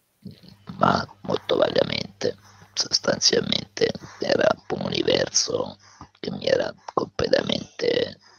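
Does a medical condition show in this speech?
Yes: laryngectomy; head and neck tumour.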